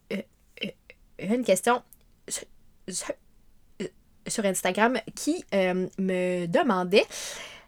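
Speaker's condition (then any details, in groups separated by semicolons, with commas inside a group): Stuttering; meditation practice for some years, found helpful; repeated sounds, blocks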